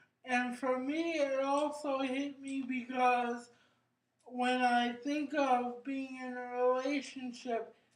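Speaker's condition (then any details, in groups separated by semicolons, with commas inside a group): Cerebral palsy; brain injury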